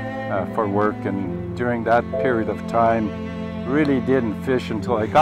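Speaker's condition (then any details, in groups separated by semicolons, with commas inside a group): No condition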